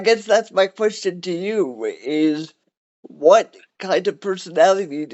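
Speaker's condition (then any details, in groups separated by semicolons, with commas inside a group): Cerebral palsy; cerebral palsy, wheelchair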